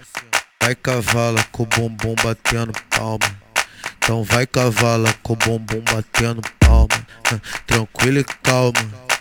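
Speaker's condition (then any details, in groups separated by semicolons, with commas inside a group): No condition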